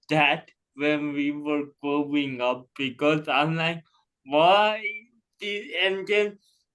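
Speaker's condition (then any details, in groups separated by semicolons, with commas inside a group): Cerebral palsy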